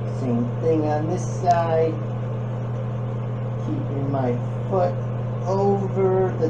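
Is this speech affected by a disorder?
Yes: cerebral palsy; affects feet and gait.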